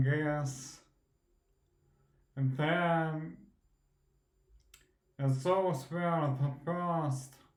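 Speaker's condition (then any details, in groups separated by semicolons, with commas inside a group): Primary progressive multiple sclerosis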